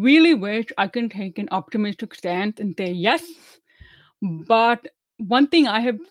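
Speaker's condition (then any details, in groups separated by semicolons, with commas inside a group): Deafness; relearned speech through about ten years of speech therapy, often told speaks really well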